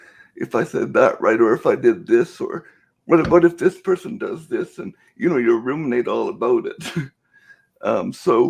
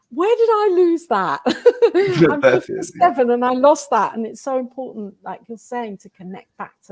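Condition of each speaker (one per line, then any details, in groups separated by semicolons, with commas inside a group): Cerebral palsy
No condition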